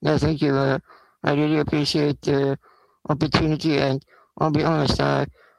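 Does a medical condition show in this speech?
Yes: spinal muscular atrophy; not much treatment available at this stage.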